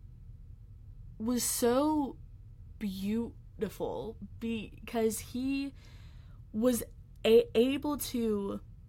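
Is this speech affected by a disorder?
Yes: stuttering; fear of speaking in front of groups, school accommodations for presenting projects, found national stuttering association; many fears about speaking; here blocks.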